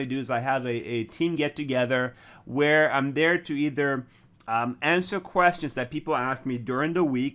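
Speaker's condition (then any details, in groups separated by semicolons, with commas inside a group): No condition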